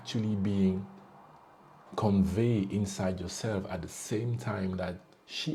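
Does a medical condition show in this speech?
No.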